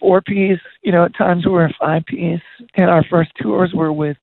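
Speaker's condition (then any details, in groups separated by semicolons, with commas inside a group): Voice disorder; progressive voice disorder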